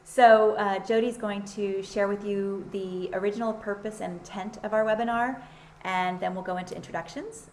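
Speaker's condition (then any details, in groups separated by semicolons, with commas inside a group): No condition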